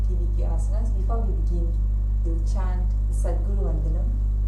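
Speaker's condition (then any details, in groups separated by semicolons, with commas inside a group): No condition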